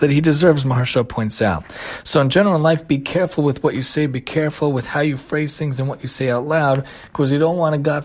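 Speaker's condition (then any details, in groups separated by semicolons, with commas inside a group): No condition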